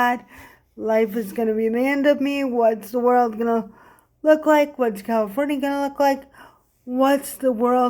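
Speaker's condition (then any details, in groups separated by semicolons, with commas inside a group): Cerebral palsy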